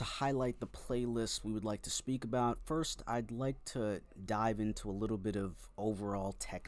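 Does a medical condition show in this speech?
No.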